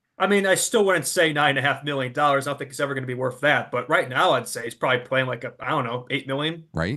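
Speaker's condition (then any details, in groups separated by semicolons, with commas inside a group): No condition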